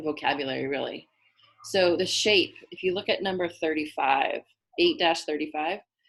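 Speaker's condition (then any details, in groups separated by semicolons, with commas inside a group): No condition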